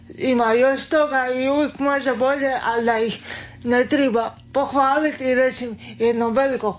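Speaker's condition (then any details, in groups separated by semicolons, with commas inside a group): Cerebral palsy; does exercises at home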